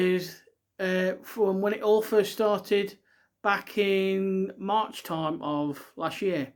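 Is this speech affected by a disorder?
No.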